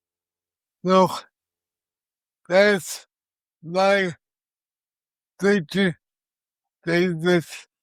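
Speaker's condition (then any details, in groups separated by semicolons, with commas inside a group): Cerebral palsy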